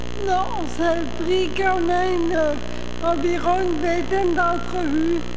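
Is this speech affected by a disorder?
Yes: cerebral palsy.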